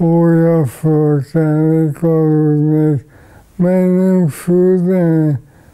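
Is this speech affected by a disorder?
Yes: ALS.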